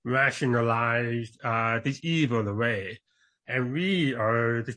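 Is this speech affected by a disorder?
Yes: born deaf; deaf accent, tries to speak as clearly as possible.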